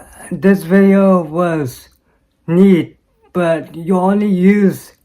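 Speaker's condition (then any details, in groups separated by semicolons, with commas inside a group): Cerebral palsy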